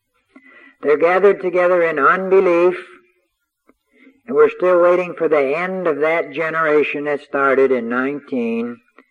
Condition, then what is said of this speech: No condition.